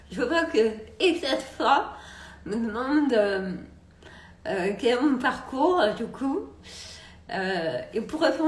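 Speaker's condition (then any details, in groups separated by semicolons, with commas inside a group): Multiple sclerosis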